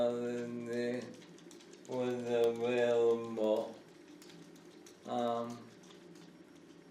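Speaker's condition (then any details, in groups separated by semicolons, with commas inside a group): ALS; hand onset; bulbar speech changes, uses speech generating device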